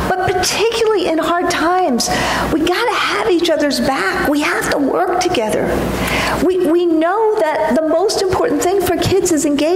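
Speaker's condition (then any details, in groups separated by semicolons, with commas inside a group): No condition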